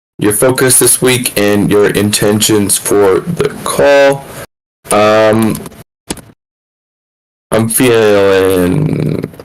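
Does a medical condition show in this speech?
No.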